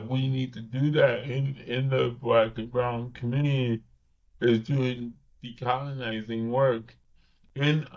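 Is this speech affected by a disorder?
Yes: cerebral palsy.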